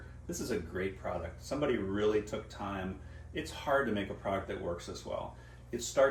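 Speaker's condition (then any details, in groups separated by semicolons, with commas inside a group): No condition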